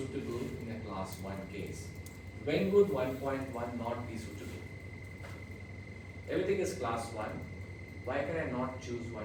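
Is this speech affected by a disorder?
No.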